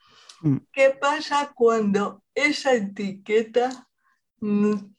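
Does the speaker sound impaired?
Yes: cerebral palsy; present at least 40 years.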